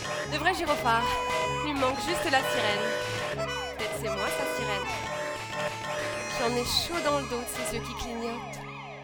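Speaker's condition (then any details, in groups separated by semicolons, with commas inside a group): No condition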